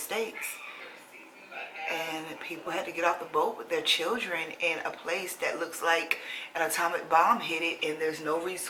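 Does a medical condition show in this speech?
No.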